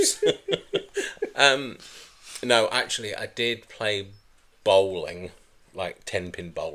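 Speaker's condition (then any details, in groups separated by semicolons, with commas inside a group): No condition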